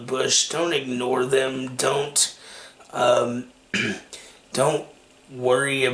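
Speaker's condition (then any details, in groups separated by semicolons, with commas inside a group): Cerebral palsy; takes medication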